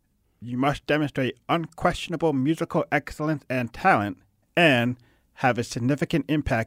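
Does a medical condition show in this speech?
Yes: hard of hearing; deaf.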